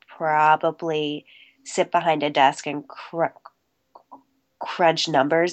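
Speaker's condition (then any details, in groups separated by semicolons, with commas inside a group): Stuttering; covert since childhood, immediate onset soon after starting to talk, school therapy from kindergarten, private therapist; recovering covert, still stutters, American Institute for Stuttering 3-week intensive program, fluency shaping techniques; formerly word switching and avoiding, held back stutters, pushed words out, appeared out of breath; blocks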